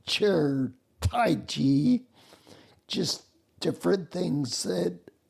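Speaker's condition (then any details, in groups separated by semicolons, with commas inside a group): Spinocerebellar ataxia; slurred speech first symptom, unclear on phone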